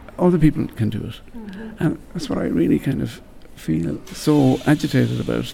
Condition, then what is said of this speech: Parkinson's disease. I do these exercises all the time, and I can keep my voice, you know, strong.